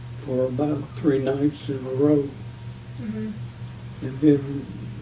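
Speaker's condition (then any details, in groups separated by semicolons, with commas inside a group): Parkinson's disease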